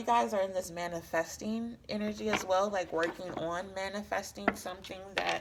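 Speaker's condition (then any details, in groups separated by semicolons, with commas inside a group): No condition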